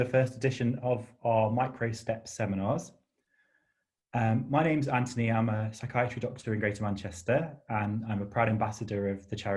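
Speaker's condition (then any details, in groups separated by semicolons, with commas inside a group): No condition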